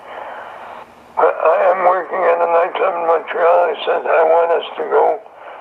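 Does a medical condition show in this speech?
Yes: throat cancer; survivor.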